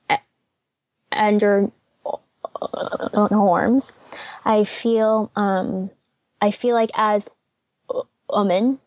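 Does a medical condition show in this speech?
Yes: stuttering; covert stuttering, used tricks to pass as fluent; attending stuttering self-help about a year; hard blocks, stutter as or more prevalent than before, stutters a lot early, less later; here blocks.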